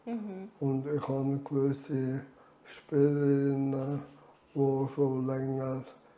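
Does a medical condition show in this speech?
Yes: amyotrophic lateral sclerosis.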